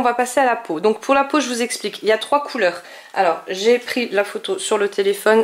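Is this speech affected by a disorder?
No.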